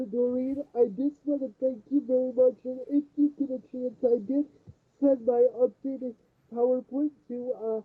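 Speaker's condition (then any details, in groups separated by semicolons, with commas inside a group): Cerebral palsy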